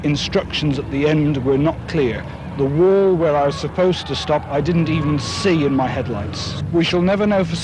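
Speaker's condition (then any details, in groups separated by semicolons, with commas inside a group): No condition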